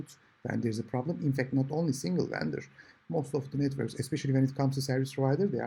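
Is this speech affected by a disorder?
No.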